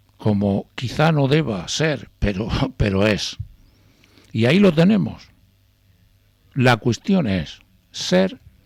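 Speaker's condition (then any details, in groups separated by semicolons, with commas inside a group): No condition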